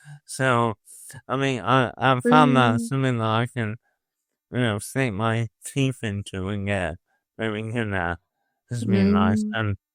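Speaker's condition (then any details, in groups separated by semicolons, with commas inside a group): Motor neuron disease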